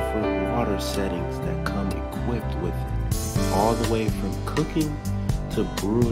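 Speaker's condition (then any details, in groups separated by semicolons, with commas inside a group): No condition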